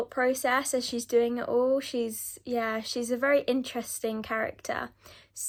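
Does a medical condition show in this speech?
No.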